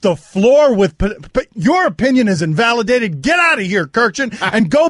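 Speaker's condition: No condition

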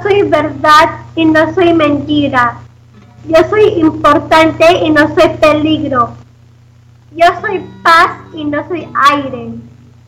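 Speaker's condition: Down syndrome; recites own poems

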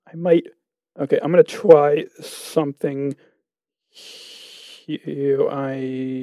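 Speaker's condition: Stuttering; lifelong stuttering; prolonged sounds

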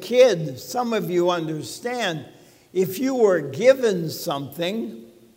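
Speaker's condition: ALS; als diagnosed this past spring, no cure, affects speaking, swallowing, walking; talks funny, speech sounds abnormal

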